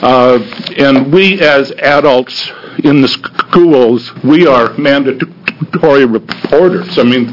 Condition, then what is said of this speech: Stuttering. I'm a speech pathologist, retired from the Salem Kaiser District, and it's obvious that I stutter.